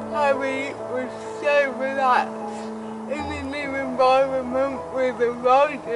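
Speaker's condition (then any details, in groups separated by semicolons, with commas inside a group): Cerebral palsy; affects speech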